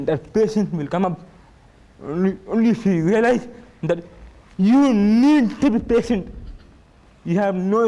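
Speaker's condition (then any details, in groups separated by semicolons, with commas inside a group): Cerebral palsy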